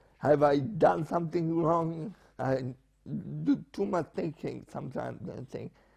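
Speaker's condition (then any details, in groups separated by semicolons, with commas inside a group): Spastic paraplegia with essential tremor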